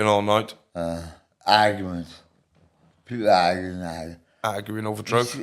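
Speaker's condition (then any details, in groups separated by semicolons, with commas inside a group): Medication-induced speech impediment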